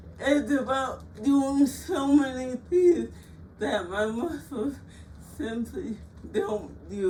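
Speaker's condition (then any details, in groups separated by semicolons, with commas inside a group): Cerebral palsy; frequent speech therapy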